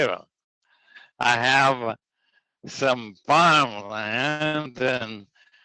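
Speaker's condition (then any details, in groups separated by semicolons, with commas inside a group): ALS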